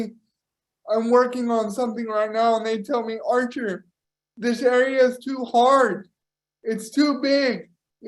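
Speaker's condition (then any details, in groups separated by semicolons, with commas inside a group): Cerebral palsy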